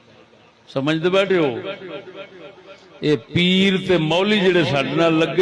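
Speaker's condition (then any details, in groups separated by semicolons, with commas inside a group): No condition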